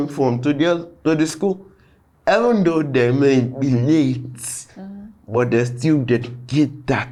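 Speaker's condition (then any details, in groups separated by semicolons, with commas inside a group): Cerebral palsy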